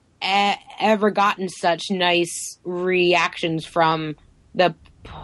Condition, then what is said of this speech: Stuttering. Yeah, so we hear that your stuttering hasn't been the same.